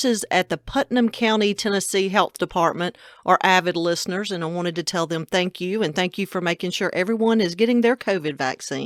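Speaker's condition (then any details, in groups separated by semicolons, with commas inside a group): No condition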